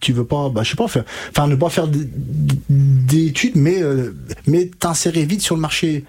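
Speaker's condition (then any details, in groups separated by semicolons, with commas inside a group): Stuttering; onset age 5 to 6, untreated, from about 20 several years therapy with Catherine Daubier, Nancy; age 33, about 28 years since onset, uses fluency techniques from stuttering therapy; blocks and repetitions now, from 5 to 20 could not say sentence without blocking, gestured fingers; repeated sounds, repeated words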